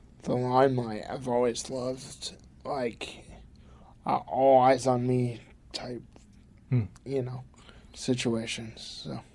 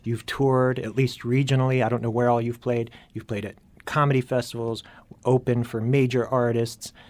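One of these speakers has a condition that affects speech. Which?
The first: cerebral palsy; from birth.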